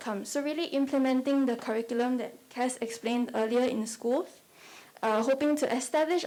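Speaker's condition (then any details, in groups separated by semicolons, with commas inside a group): No condition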